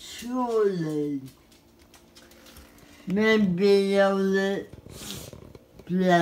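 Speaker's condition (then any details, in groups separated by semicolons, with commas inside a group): Cerebral palsy; spastic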